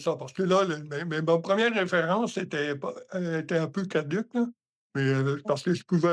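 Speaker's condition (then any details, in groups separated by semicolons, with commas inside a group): Hemiparalysis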